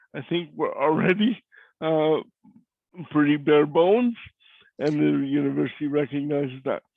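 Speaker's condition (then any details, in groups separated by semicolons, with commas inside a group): Cerebral palsy; cannot walk; voice is different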